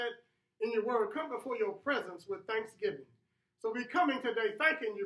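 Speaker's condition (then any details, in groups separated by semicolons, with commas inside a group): No condition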